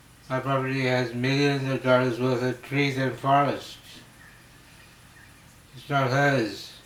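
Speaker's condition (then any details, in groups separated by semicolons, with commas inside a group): Slurred speech from poisoning; hypersalivation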